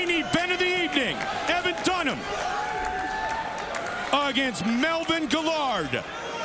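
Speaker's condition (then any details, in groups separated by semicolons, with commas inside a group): No condition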